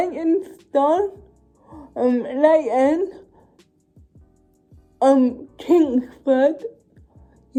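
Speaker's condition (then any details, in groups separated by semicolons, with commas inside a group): Cerebral palsy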